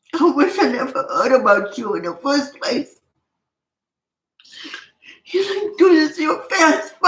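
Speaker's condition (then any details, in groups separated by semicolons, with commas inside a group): Cerebral palsy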